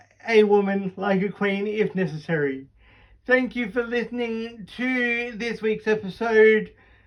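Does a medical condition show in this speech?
Yes: cerebral palsy.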